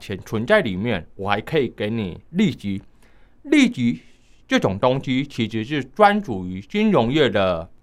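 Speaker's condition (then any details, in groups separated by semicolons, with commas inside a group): Hearing impairment, high-frequency hearing loss, mild; market hearing aids largely ineffective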